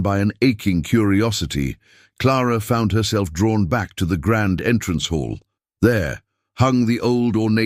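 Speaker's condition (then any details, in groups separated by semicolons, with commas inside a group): No condition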